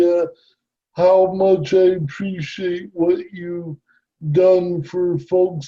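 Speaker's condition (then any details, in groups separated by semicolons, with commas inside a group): Cerebral palsy; speech impairment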